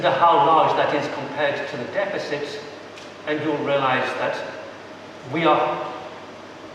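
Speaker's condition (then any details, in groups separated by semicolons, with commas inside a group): No condition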